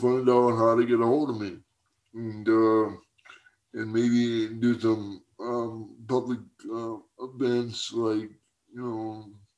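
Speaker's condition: Cerebral palsy; gone 6 years

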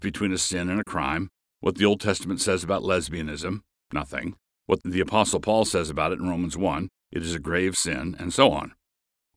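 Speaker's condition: No condition

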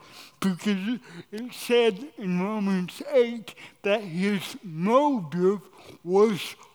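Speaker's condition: Cerebral palsy

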